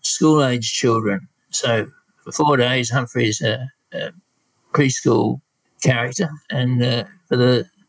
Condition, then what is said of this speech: Parkinson's disease. About the fact that he has Parkinson's disease, and only recently it has started to affect the way that he speaks.